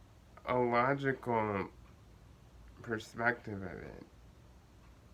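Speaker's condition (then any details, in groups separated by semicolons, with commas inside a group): Cerebral palsy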